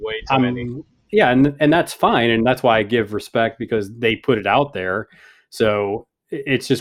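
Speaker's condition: No condition

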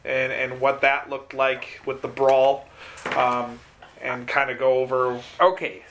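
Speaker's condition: No condition

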